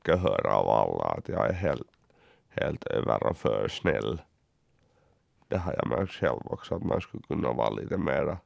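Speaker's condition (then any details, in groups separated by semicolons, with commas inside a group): Cerebral palsy; congenital, born two months premature at 1.69 kg, underdeveloped lungs, electric wheelchair user, cannot run, childhood habilitation courses at Folkhälsan; uses wheelchair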